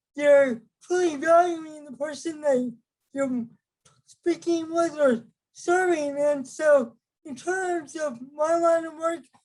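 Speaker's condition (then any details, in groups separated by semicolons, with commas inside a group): Cerebral palsy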